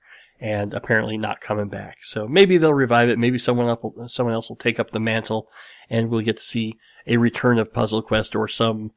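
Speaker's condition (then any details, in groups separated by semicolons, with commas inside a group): Cleft lip and palate; large dent in skull at graft site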